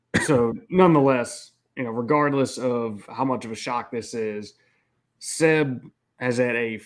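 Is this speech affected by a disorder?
No.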